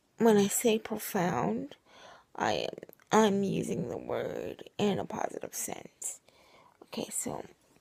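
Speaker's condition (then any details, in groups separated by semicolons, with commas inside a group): Cerebral palsy, triplegia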